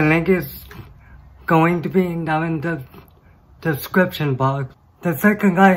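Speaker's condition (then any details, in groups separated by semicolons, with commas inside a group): Cerebral palsy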